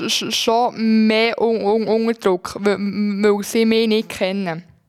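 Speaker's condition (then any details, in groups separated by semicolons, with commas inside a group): Stuttering; since childhood, cause unknown, possibly a blow or vaccination, acupuncture tried with little benefit; age 15, in stuttering therapy with Alfred Beiler, therapy helping; worse when nervous during talks or reading aloud, more pauses, hard blocks; repeated sounds, prolonged sounds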